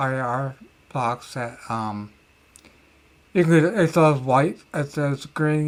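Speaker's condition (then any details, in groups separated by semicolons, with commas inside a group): Ataxia; may slur speech, may sound drunk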